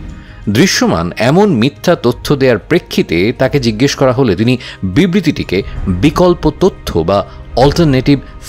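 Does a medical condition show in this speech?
No.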